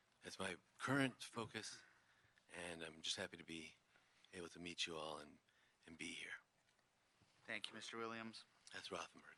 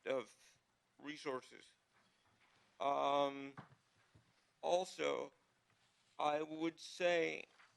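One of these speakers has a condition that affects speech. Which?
The second: cerebral palsy; needs ramps.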